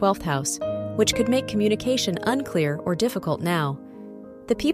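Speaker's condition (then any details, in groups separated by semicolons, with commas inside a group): No condition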